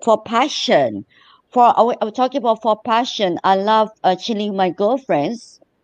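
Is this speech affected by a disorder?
Yes: cleft lip and palate; born with speech impediment from palate break, about 1 to 1.5 years speech therapy.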